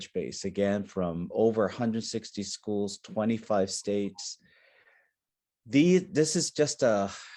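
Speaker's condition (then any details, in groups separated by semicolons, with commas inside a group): No condition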